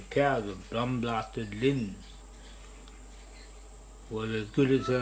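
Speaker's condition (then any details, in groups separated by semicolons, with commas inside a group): Parkinson's disease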